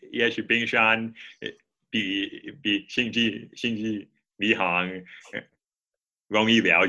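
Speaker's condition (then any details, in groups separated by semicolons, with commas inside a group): Stuttering; childhood stutter, fluency shaping in primary and middle school, stopped in high school, later avoidance reduction therapy; aims to stutter openly with forward-moving speech, no hard blocks or techniques to hide stutter; repeated words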